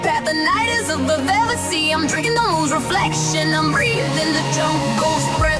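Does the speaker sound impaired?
No.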